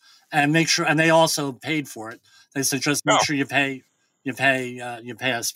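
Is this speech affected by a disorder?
Yes: bilateral cleft lip and palate; formerly unintelligible, couldn't be understood before speech therapy.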